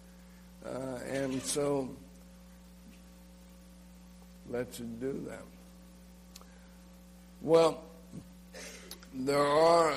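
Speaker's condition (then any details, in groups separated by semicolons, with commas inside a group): ALS; legs affected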